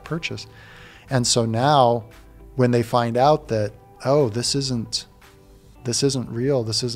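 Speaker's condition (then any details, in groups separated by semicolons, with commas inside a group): No condition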